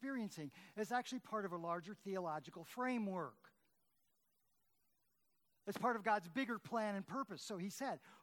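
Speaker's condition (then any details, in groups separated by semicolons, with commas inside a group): No condition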